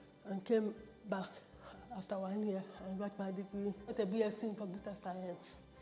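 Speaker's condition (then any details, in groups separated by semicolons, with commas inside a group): Cerebral palsy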